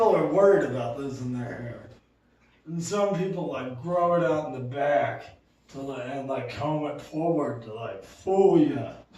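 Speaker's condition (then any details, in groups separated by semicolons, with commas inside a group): Cerebral palsy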